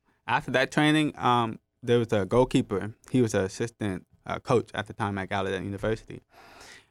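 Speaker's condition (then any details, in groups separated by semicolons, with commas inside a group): Hard of hearing, gentamicin-induced hearing loss; hearing loss caused by Gentamicin, right ear profound near deaf, left ear moderate, wears hearing aids; speech therapy due to hearing loss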